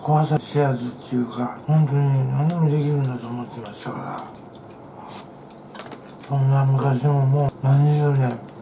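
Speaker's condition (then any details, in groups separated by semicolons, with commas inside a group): Tongue cancer, partial glossectomy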